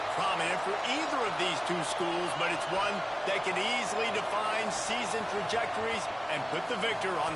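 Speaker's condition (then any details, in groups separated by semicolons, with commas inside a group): No condition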